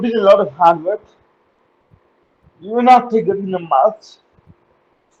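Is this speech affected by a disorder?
Yes: cerebral palsy; uses wheelchair.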